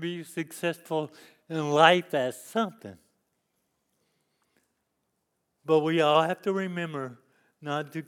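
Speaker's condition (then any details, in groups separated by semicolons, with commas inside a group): Cerebral palsy; lifelong disability since youth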